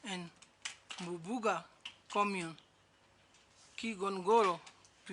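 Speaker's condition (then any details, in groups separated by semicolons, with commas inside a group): No condition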